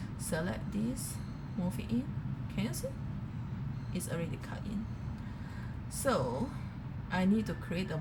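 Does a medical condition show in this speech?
No.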